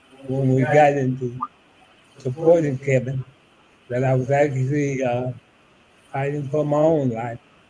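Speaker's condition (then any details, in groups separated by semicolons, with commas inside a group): ALS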